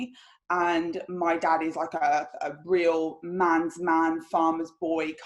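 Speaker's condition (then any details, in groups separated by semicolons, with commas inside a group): No condition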